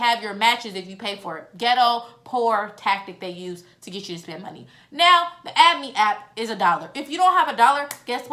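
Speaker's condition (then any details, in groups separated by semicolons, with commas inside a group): No condition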